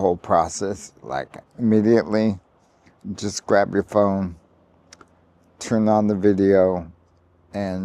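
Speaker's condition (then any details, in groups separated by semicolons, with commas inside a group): ALS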